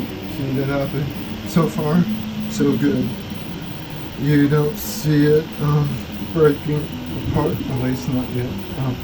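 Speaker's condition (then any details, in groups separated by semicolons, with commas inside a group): Cerebral palsy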